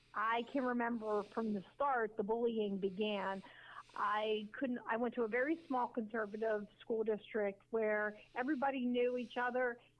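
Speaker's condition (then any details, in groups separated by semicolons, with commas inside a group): No condition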